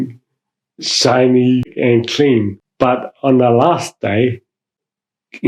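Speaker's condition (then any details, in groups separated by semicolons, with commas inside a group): Mild cerebral palsy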